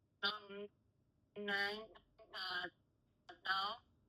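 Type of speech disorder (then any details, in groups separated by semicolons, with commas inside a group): Dysarthria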